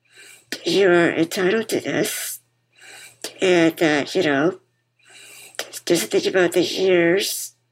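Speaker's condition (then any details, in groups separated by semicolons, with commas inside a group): Muscular dystrophy; form of muscular dystrophy diagnosed as toddler, wheelchair user, relies on others for most daily activities; wears bipap machine to help breathe during conversation; bipap machine audible throughout conversation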